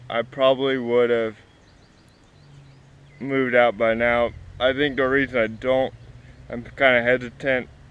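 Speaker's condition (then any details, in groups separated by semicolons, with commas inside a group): Cerebral palsy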